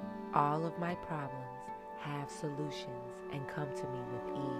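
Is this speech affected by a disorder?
No.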